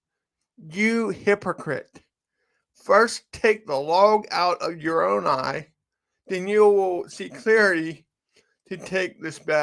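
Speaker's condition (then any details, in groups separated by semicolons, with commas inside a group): Cerebral palsy; from birth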